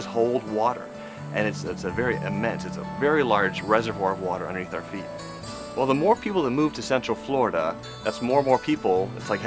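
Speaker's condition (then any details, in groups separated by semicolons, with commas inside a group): No condition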